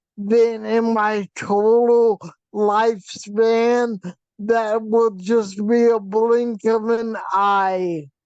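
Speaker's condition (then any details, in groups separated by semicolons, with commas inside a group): Facial paralysis from hydrocephalus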